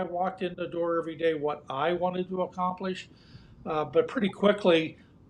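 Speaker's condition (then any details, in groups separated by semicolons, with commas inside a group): No condition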